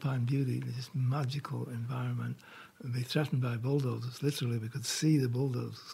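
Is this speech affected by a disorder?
Yes: Parkinson's; diagnosed about 4 years ago.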